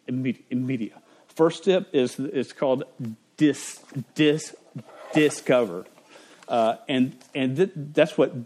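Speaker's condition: Stutter; stutter since age five, persisting through adulthood; stutters while giving a talk to parents; at times blocks and cannot say own name; repeated sounds, repeated words

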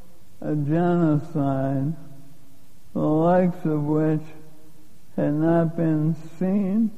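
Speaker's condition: Lou Gehrig's disease; given 3 to 5 years to live

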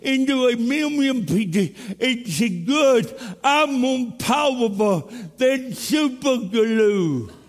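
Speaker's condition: Cerebral palsy; speech impediment

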